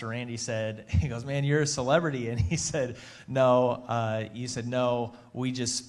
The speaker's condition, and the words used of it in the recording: None; typical speech.